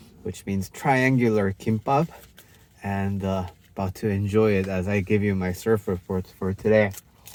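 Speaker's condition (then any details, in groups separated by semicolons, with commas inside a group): No condition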